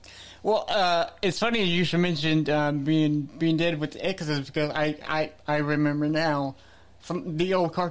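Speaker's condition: Cerebral palsy; back pain

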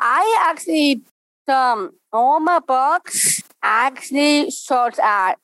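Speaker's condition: Down syndrome; congenital

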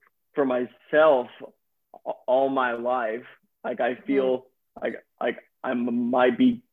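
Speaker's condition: Stuttering; stuttering since around age five, group therapy at school, private therapist in Birmingham, therapy five to 18; still stutters; repeated sounds, prolonged sounds

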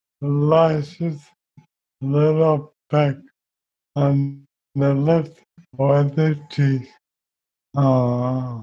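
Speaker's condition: ALS; wheelchair built

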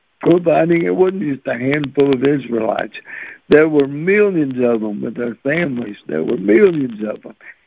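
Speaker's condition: Cerebral palsy; since birth

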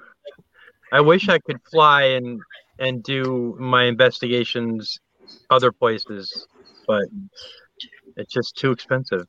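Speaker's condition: No condition

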